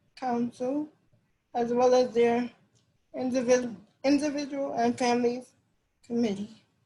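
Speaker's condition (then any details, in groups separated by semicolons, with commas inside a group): Cerebral palsy; cerebral palsy, uses wheelchair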